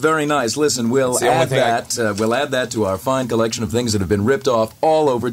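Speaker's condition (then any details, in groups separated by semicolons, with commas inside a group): No condition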